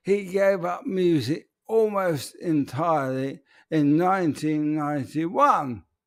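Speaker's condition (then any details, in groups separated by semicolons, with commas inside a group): ALS; voice may sound peculiar tonight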